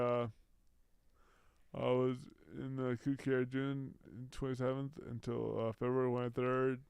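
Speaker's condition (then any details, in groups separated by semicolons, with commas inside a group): Brain injury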